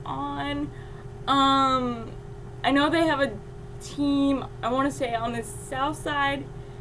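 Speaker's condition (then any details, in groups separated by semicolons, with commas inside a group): Cerebral palsy; infant ventilator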